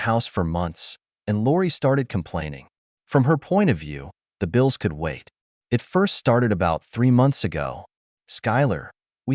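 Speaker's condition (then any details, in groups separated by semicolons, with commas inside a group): No condition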